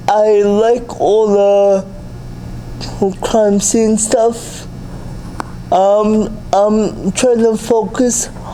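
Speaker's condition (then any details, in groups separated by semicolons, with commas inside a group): Cerebral palsy; able to speak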